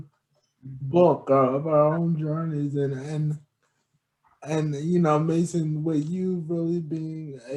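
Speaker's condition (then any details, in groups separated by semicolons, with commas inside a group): Cerebral palsy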